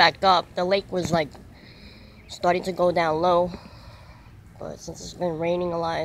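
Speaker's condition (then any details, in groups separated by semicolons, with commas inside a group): No condition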